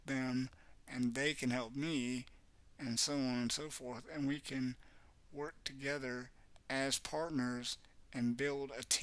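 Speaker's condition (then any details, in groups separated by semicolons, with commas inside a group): Cerebral palsy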